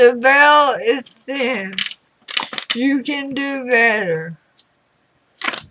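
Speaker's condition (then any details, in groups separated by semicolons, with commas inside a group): Throat cancer radiation damage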